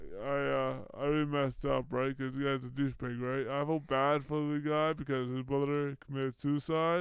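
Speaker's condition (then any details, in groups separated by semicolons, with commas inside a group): Brain injury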